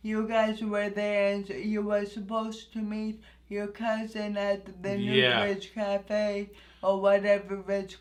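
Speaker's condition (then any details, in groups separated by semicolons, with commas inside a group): Anoxic brain injury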